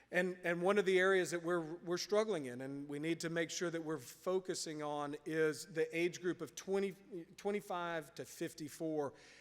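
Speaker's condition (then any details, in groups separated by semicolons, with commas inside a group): No condition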